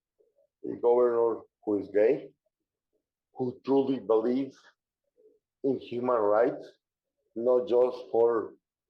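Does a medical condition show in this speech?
Yes: cerebral palsy; diagnosed in childhood.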